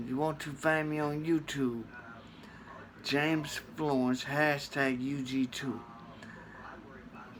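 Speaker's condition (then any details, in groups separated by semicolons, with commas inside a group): Traumatic brain injury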